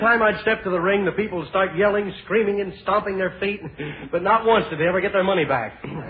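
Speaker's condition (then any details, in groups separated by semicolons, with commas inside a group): No condition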